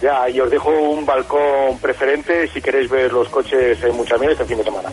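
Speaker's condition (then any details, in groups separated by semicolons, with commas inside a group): No condition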